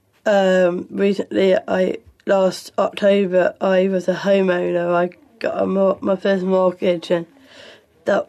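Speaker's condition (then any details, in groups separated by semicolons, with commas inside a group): Down syndrome; learning disability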